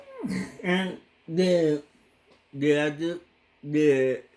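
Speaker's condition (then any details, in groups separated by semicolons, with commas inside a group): Cerebral palsy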